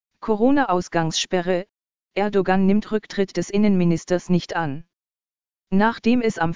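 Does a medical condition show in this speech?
No.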